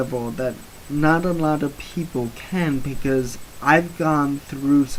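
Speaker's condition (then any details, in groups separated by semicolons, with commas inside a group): Cerebral palsy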